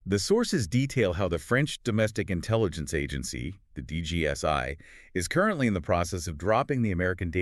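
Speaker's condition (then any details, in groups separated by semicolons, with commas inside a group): No condition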